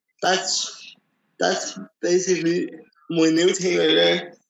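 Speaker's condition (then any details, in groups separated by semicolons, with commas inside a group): Cerebral palsy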